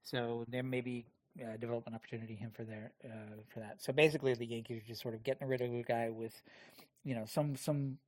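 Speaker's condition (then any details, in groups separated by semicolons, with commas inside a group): No condition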